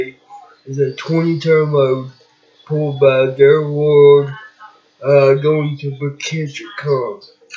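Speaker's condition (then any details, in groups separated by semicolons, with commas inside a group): Cerebral palsy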